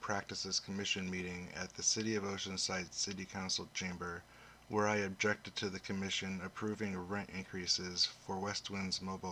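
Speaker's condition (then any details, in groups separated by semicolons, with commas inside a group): No condition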